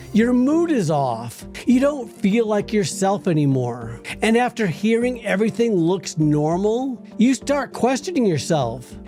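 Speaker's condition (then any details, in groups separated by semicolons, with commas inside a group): No condition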